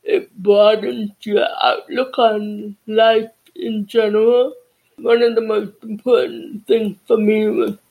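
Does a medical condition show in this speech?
Yes: deafness.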